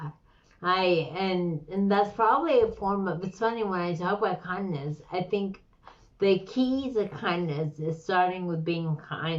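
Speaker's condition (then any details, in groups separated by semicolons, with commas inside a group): Slurred speech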